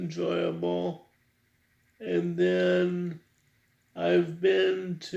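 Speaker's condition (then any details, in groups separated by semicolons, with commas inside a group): Cerebral palsy; wants clearer, more precise speech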